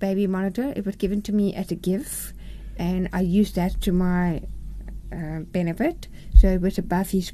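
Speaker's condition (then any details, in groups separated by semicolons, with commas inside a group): Profound hearing loss; congenital, hearing aids from 8 months, bilateral cochlear implants, first implant at 27; learned to speak by oral method at Carl De Toy deaf school, speech rehabilitation after implant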